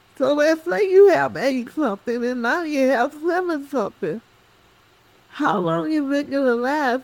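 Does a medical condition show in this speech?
Yes: cerebral palsy; speech affected.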